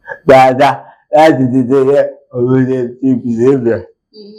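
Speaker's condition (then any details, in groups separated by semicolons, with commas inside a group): Cerebral palsy; from birth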